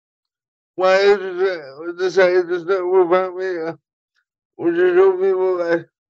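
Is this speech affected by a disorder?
Yes: cerebral palsy; everything difficult.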